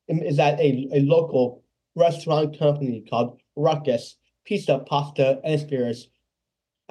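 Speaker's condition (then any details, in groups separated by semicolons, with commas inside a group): Down syndrome; congenital, lifelong; age 26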